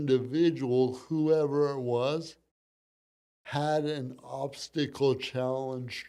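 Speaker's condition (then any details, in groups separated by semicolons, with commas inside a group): Cerebral palsy; from birth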